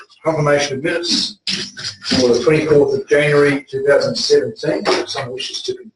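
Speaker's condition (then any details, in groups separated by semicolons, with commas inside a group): No condition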